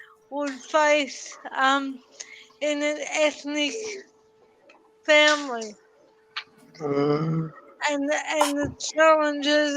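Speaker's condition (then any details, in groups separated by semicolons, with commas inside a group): Cerebral palsy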